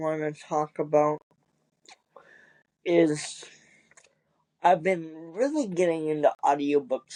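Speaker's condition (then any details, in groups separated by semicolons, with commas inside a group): Cerebral palsy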